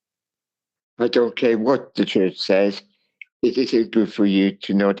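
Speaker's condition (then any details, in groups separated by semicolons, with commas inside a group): Cerebral palsy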